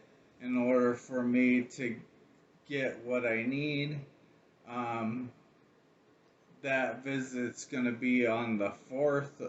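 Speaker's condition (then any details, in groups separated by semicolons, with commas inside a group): ALS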